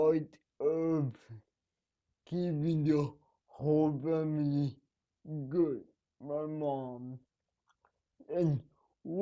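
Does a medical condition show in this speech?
Yes: cerebral palsy; needs help at night.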